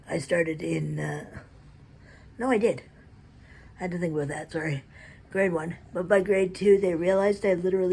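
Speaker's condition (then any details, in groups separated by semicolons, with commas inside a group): Cerebral palsy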